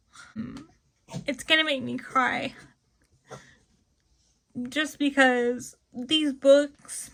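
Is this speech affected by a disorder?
Yes: cerebral palsy.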